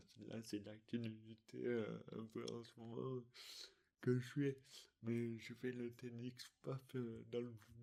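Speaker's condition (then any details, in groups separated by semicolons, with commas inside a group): Dystonia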